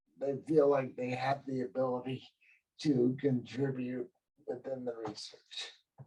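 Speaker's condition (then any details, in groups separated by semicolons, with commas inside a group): Cerebral palsy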